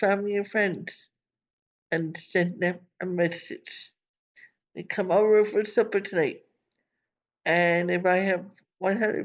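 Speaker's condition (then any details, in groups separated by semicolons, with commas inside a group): Cerebral palsy; from birth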